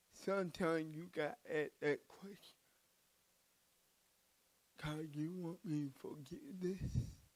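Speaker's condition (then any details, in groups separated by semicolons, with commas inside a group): Cerebral palsy; from birth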